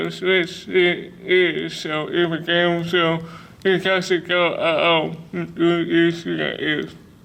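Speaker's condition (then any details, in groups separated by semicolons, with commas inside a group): Cerebral palsy; speech disability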